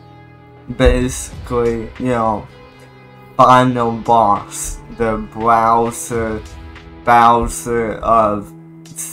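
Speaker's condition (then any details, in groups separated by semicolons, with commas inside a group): Cerebral palsy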